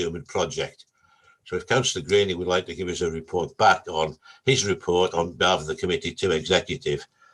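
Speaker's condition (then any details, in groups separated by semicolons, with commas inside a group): No condition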